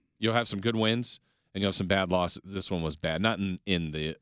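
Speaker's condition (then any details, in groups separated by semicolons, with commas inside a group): No condition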